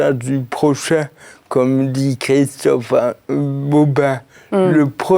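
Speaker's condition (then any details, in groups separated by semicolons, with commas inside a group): Cerebral palsy; since birth, birth injury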